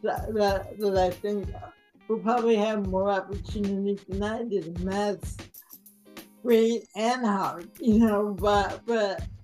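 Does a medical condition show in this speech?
Yes: cerebral palsy; mild.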